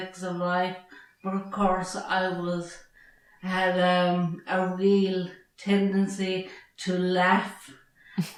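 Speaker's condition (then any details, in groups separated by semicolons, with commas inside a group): Traumatic brain injury; severe, car crash, cognitive challenges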